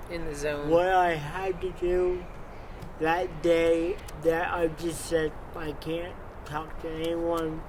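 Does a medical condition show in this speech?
Yes: cerebral palsy; from birth, wheelchair.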